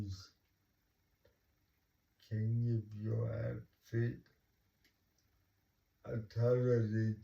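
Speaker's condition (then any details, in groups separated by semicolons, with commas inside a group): Cerebral palsy; talks slowly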